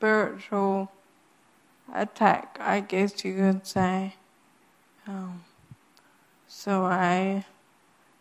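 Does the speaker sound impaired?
Yes: Friedreich's ataxia; degenerative, gets worse over time, spinal surgery at 13 for curved spine; progressive, kept getting worse, many things can no longer do, life-limiting; cannot speak if quiet.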